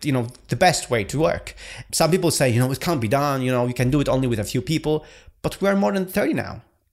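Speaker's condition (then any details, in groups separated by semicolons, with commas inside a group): No condition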